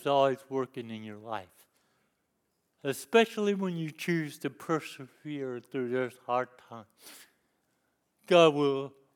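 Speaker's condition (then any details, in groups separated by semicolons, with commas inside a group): Cerebral palsy; lifelong disability since youth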